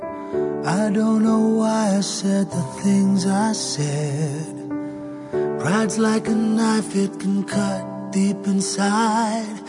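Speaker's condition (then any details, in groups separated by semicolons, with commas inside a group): No condition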